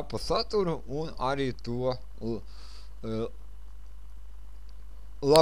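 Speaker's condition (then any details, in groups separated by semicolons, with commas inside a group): Cerebral palsy; since birth; speech not very clear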